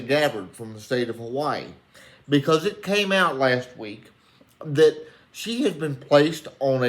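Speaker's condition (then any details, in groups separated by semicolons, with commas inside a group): Cerebral palsy; uses wheelchair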